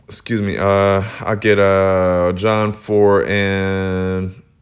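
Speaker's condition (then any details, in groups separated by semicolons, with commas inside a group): No condition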